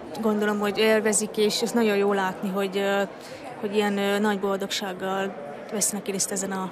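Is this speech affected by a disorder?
Yes: deafness; hearing loss, competes in deaf sports, races started by start light not sound; tried signing with japanese sign-language users at the competition.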